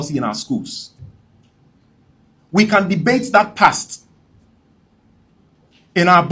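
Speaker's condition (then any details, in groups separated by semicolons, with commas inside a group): No condition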